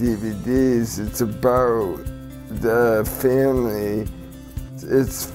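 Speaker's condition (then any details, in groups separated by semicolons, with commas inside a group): Brain injury; car accident; about 5 years since accident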